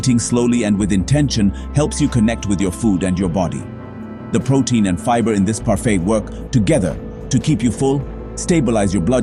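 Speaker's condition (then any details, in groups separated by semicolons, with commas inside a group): No condition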